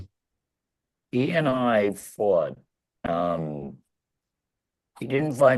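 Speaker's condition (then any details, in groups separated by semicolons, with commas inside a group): Laryngectomy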